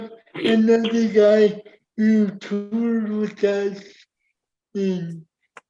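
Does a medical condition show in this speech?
Yes: cerebral palsy.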